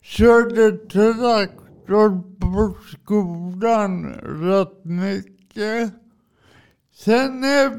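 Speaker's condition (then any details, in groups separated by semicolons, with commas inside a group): Cerebral palsy; drives adapted car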